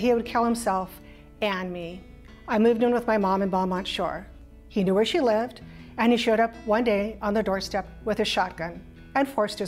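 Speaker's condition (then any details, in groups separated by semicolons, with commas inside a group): No condition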